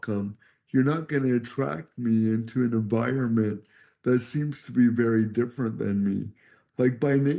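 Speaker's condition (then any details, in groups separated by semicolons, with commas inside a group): Cerebral palsy; could not talk until age 12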